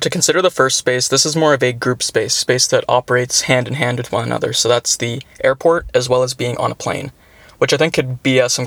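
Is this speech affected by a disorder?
No.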